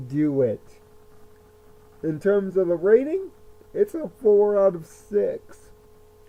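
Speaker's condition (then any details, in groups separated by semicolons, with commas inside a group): Cerebral palsy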